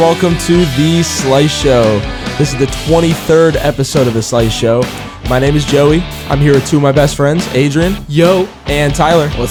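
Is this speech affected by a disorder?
No.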